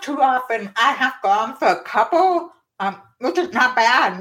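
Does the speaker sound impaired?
Yes: profound deafness; born profoundly deaf, hearing aids until 30s, one cochlear implant after youngest child, weeks post-surgery dizziness; deaf accent, listeners notice, childhood speech therapy at UT Dallas Cellular Center, ended by middle school.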